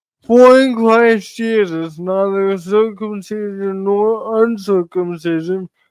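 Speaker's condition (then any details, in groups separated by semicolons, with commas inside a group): Cerebral palsy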